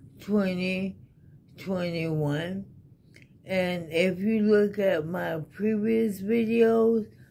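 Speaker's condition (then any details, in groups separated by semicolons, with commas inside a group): ALS; diagnosed three months after onset, genetic testing, possible wheelchair ahead; voice changed early, can no longer sing, voice main early symptom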